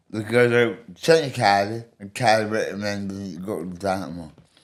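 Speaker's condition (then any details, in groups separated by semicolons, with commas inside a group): Medication-induced speech impediment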